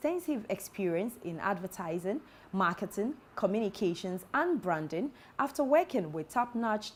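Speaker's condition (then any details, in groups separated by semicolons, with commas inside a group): No condition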